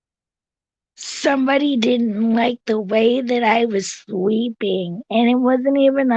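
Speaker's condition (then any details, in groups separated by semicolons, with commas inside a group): Cerebral palsy; tracheotomy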